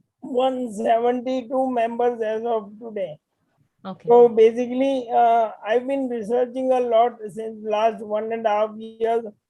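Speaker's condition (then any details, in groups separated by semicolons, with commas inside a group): Motor neuron disease (ALS); forearm fasciculations and twitching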